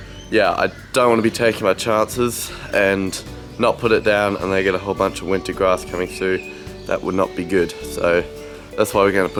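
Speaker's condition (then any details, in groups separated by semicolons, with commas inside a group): No condition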